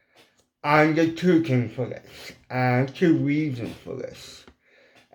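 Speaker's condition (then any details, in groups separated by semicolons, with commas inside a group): Cerebral palsy; mild, ataxic type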